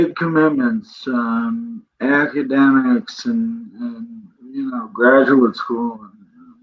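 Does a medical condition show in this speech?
Yes: cerebral palsy; present from birth.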